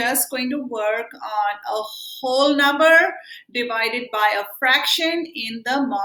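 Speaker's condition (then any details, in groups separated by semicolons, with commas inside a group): No condition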